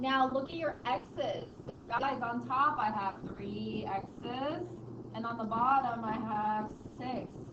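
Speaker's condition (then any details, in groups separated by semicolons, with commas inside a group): No condition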